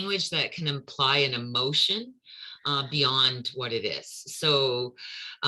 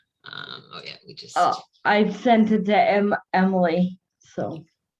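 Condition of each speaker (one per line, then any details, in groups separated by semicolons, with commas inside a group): No condition
Cerebral palsy; from birth; early difficulty forming words, learned by mimicry, no speech therapy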